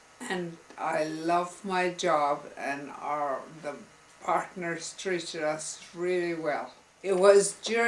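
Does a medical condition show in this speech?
Yes: multiple sclerosis.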